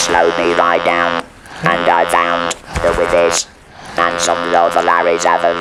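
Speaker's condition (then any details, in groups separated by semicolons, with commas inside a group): Laryngeal cancer with laryngectomy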